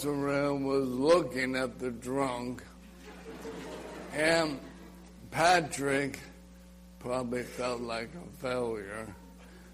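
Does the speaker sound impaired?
Yes: ALS; diagnosed last summer, end of life approaching, muscles quickly stopping working, legs affected, drops things.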